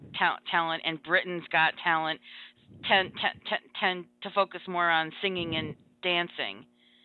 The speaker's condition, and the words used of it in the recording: Stuttering. I very, very rarely stutter on my name, which I don't know if it's because I don't use my name very often, or I don't